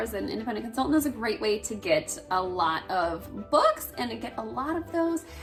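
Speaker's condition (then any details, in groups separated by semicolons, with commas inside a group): No condition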